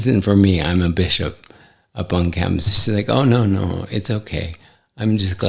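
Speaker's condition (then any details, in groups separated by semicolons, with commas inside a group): ALS; affects hand function; recently diagnosed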